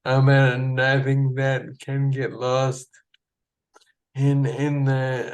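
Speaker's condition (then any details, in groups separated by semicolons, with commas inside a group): Friedreich's ataxia; diagnosed in high school, progressive, now adult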